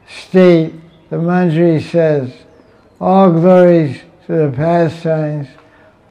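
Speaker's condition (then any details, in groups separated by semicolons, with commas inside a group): Deafness; self-reported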